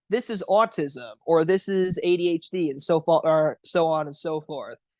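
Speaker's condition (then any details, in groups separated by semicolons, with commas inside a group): No condition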